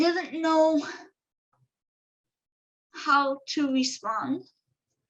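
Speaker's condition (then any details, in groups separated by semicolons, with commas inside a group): Cerebral palsy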